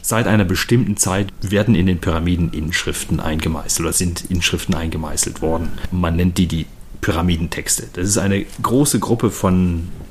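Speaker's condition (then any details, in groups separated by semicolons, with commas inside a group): No condition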